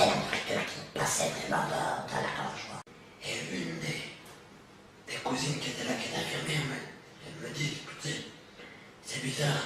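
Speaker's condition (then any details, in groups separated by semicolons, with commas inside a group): Partial laryngectomy with chep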